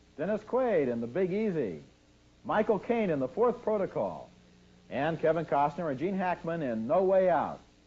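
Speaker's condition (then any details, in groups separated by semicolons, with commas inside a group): No condition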